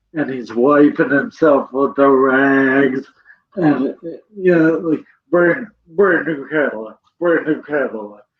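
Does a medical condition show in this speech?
Yes: cerebral palsy; present from birth.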